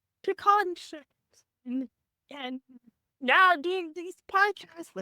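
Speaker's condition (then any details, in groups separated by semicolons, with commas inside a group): Cerebral palsy; from birth; had speech therapy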